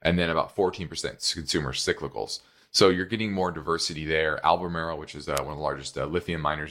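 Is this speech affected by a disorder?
No.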